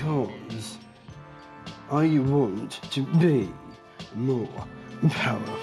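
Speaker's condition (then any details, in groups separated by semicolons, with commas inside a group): Down syndrome; told when very young would never read or speak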